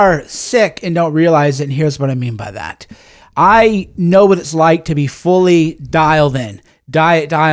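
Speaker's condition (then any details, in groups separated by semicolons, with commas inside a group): No condition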